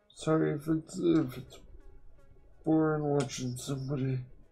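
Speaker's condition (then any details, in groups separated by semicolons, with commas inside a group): Quadriplegic cerebral palsy; uses one hand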